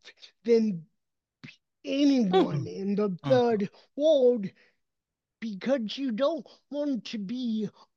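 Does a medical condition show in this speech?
Yes: cerebral palsy; mild cerebral palsy, present since birth.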